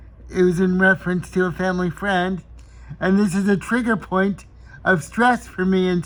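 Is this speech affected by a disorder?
Yes: cerebral palsy.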